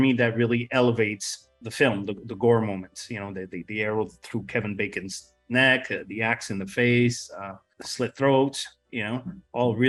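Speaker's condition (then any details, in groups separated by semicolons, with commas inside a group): No condition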